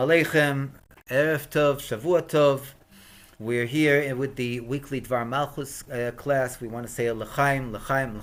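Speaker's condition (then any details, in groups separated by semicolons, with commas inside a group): No condition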